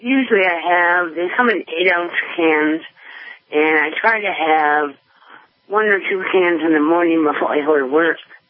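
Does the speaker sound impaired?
Yes: throat cancer; throat cancer diagnosed last year, unable to swallow anything by mouth, all intake by enteral feeding tube; recent loss of energy, difficulty gaining weight; no stated effect on speech.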